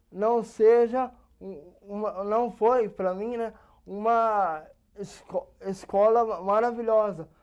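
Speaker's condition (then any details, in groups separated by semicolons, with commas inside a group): Cerebral palsy; age 27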